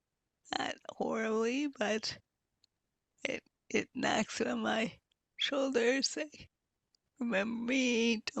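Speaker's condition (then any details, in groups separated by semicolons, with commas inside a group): Multiple sclerosis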